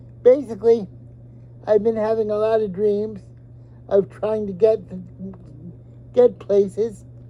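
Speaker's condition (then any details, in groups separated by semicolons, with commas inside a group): Cerebral palsy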